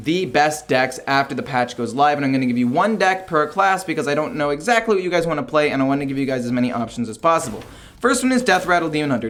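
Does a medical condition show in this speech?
No.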